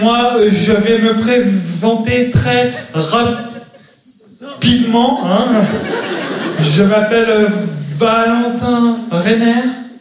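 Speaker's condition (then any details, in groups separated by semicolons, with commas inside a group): Stuttering; stutter since childhood, diagnosed at age four, first misdiagnosed by psychiatrist as Gilles de la Tourette; says word is hard to say, restarts sentence for listeners; prolonged sounds, blocks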